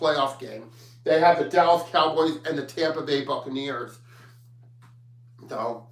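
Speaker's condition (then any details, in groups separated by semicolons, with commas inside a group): No condition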